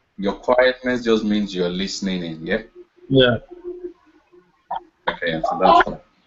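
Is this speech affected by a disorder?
No.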